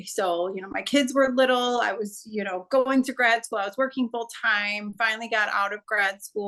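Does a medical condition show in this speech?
No.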